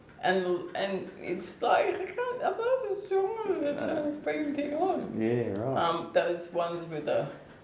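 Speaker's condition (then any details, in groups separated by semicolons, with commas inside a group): ALS/MND; onset foot drop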